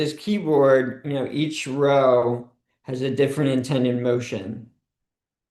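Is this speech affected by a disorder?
Yes: ALS; foot onset, brain-computer interface implant in motor cortex; diagnosed a few years ago.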